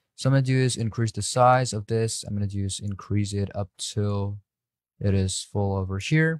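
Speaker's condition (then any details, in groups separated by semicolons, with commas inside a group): No condition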